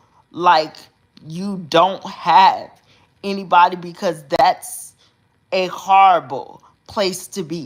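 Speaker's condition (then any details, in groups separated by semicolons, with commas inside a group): Cerebral palsy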